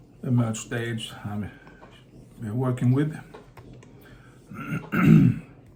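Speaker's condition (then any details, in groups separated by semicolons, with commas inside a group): No condition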